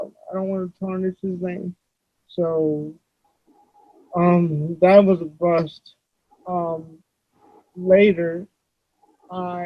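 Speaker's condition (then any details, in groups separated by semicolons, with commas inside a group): Cerebral palsy; uses wheelchair, types with one finger; types with one index finger; erratic pitch, voice recognition often fails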